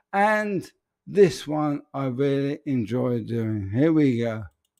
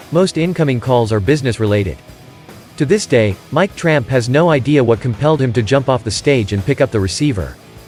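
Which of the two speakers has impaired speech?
The first: ALS; affects emotions, speech, right hand; voice may sound peculiar tonight.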